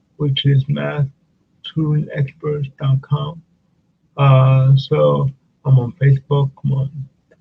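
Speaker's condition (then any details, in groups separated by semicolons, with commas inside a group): Cerebral palsy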